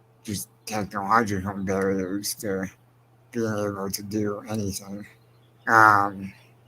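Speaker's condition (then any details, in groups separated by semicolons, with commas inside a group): Spinal muscular atrophy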